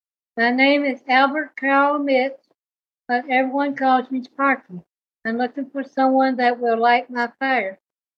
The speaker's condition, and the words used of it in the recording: Cerebral palsy. He uses an AAC machine to voice his story.